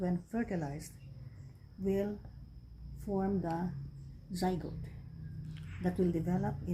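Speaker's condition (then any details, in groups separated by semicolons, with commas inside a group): No condition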